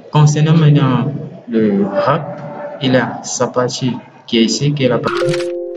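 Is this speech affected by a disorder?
No.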